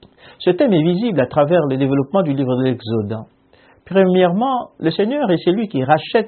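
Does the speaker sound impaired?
No.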